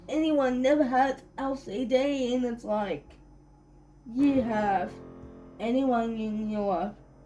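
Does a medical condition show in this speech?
Yes: cerebral palsy.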